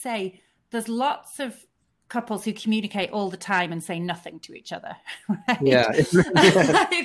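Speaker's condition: No condition

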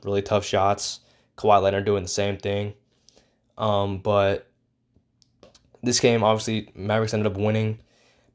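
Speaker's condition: No condition

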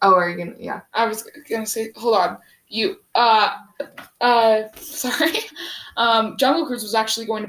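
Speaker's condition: No condition

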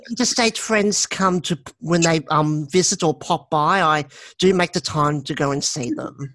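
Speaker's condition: No condition

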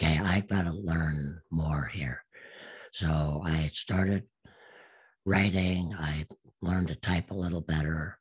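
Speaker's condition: Absent vocal cords; speech therapist saw no hope

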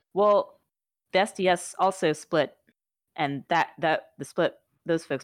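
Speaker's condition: No condition

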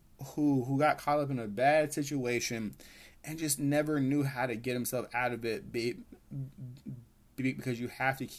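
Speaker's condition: Stuttering; stuttering problem; apologizes for stuttering each episode; repeated sounds, blocks

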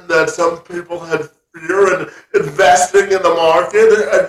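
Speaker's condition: Spastic quadriplegic cerebral palsy; present from birth; one of the most severe forms

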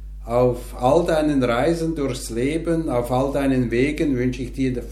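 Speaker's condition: No condition

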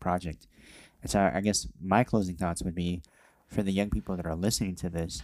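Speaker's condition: Cleft lip and palate

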